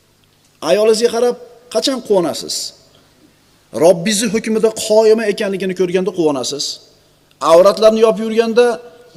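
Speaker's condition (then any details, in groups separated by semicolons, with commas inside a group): No condition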